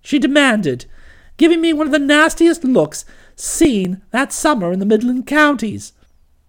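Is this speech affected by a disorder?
No.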